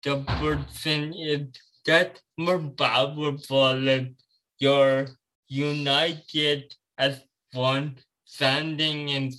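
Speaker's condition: Cerebral palsy

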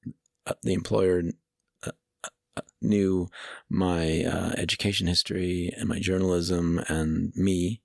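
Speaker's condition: Stuttering; onset around age 9, avoided school speech therapy, never had therapy, very pronounced until few years ago, phone use helped; improved, often unnoticed by non-stutterers, discloses stutter situationally, worse with hangover; blocks felt in chest, gets stuck unable to speak, little pauses; blocks

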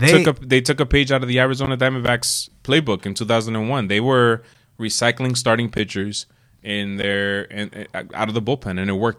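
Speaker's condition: No condition

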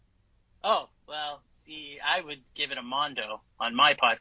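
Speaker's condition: No condition

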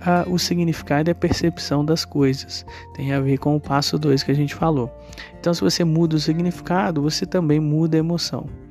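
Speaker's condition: No condition

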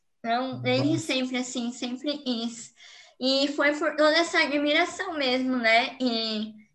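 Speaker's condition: Cleft lip and palate; long speech therapy

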